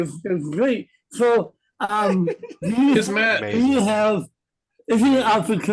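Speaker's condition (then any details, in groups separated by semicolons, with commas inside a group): Cerebral palsy; present from birth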